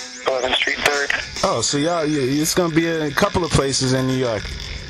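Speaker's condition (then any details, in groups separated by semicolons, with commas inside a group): No condition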